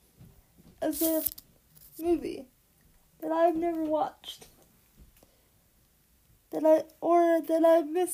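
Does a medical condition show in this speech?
Yes: cerebral palsy; since birth, physical disability; trouble getting words out, speaking only two words at a time.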